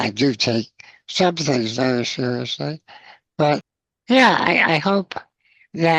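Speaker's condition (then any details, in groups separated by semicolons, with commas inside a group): Spinal muscular atrophy, congenital; wheelchair user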